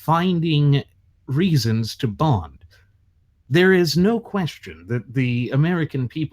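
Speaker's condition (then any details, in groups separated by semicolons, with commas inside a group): No condition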